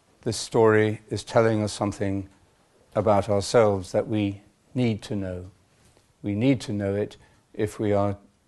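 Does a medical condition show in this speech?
No.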